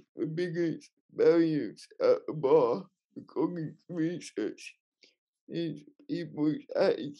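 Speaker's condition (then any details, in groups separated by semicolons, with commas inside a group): Cerebral palsy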